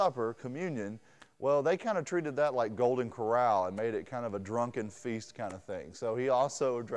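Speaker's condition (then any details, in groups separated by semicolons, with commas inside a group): No condition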